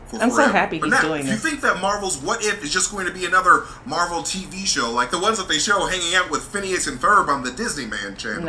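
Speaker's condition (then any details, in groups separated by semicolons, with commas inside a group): No condition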